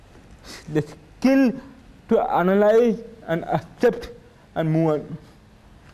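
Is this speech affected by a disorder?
Yes: cerebral palsy.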